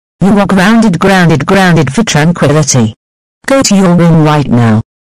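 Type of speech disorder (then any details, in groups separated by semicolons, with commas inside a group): None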